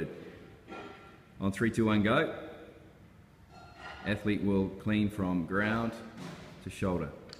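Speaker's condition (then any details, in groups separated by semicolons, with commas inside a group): No condition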